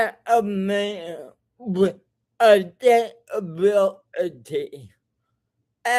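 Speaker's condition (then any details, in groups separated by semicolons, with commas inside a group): Cerebral palsy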